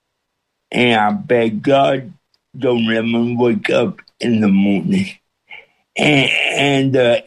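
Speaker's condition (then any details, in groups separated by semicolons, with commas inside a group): Cerebral palsy with speech impediment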